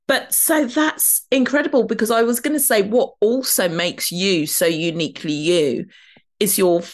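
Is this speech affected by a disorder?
No.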